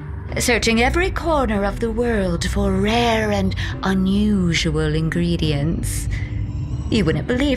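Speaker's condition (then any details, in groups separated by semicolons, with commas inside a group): No condition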